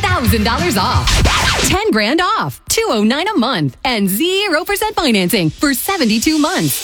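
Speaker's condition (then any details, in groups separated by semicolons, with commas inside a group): No condition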